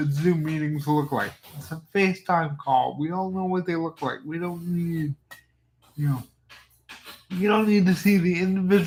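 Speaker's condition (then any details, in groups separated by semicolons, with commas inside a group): Cerebral palsy; from birth, cannot type; reliable voice, uses voice control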